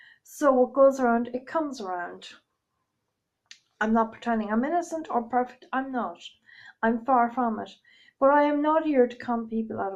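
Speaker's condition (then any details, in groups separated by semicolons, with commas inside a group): No condition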